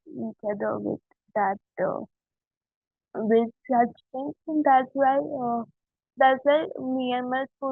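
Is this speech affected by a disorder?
Yes: cerebral palsy; since childhood, childhood therapy.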